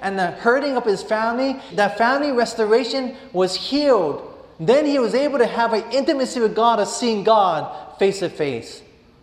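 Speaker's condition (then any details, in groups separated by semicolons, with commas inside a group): No condition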